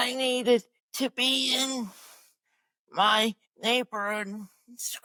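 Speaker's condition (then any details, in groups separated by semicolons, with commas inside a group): Cerebral palsy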